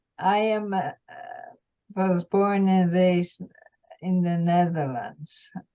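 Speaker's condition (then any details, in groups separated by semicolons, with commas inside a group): Multiple system atrophy; symptoms on both sides of body; onset about two years ago, speech therapy, voice banked; swallowing trouble, slurring, slow speech, some days no voice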